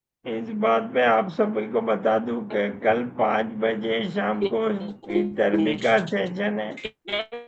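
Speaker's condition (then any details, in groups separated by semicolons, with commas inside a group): ALS; speech improved a little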